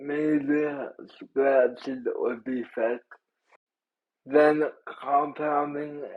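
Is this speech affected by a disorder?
Yes: cerebral palsy.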